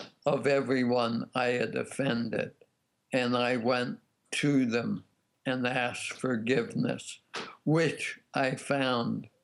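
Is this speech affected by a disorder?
Yes: ALS; degenerative; diagnosed 11 years ago; losing voice.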